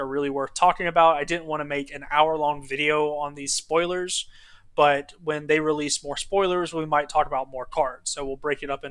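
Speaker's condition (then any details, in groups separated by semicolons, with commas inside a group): No condition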